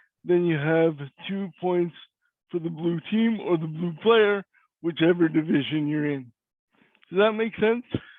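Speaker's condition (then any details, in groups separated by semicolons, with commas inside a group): Cerebral palsy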